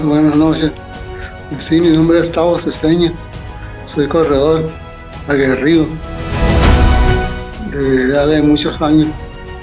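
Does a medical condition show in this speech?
Yes: Parkinson's disease; onset around age 29, 23 years since onset.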